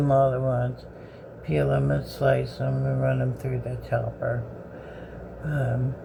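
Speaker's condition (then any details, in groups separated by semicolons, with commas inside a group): Bell's palsy; severe left-sided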